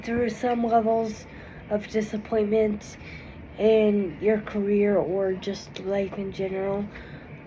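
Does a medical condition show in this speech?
Yes: cerebral palsy.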